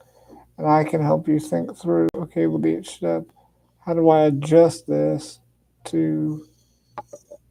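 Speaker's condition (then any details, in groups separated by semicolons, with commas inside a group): Cerebral palsy; has had speech therapy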